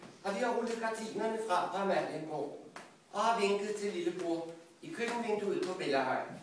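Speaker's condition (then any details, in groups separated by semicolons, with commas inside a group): No condition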